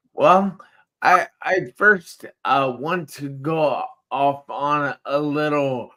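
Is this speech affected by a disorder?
Yes: traumatic brain injury.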